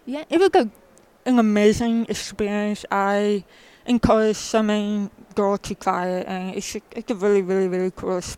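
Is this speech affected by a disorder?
Yes: profound deafness, born profoundly deaf in both ears; congenital profound deafness in both ears, diagnosed in childhood after trouble hearing from behind, can hear music; communicates with spoken speech; spoken speech preferred over ASL, childhood speech lessons three hours away, five days a week.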